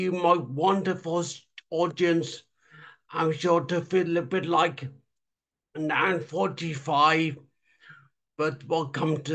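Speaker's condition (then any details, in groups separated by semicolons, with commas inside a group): Traumatic brain injury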